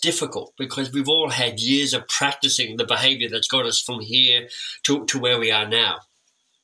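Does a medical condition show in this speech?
Yes: cleft lip and palate; orthodontic treatment.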